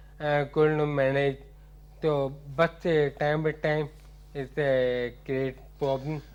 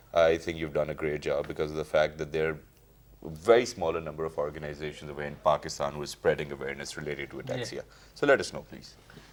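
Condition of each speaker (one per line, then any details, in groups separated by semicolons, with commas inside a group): Ataxia; speech difficulty
No condition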